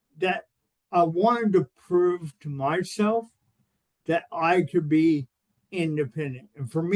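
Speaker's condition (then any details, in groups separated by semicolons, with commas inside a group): Cerebral palsy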